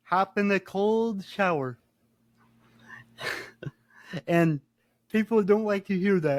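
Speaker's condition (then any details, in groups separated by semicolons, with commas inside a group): Cerebral palsy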